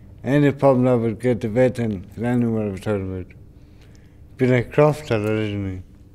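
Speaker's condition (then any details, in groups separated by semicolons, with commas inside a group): Brain injury; spasticity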